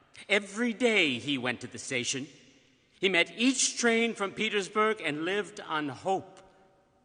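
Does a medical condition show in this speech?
No.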